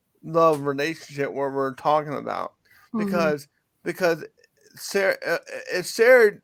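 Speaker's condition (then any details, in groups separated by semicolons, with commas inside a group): Cerebral palsy; from birth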